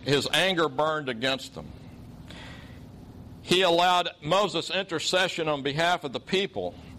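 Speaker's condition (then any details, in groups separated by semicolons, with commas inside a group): No condition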